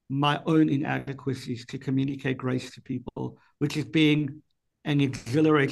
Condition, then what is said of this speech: Cleft palate. My ability to speak and my ability to hear, which are both impaired because of a physical disability